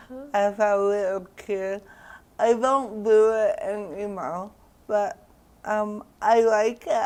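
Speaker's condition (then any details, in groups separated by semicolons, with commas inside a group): Cerebral palsy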